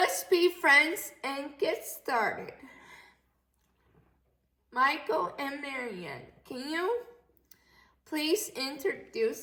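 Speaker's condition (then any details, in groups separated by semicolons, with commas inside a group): Cerebral palsy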